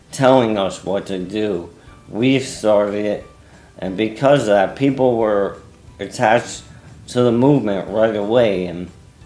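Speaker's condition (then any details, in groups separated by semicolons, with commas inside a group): ALS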